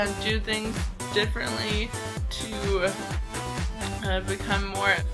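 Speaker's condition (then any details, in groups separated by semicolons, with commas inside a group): Cerebral palsy, mild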